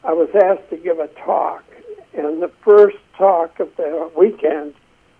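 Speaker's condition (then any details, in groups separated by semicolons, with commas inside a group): Essential tremor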